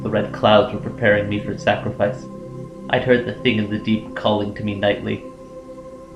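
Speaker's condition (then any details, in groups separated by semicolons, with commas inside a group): No condition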